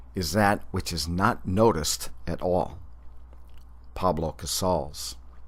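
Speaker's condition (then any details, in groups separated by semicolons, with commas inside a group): No condition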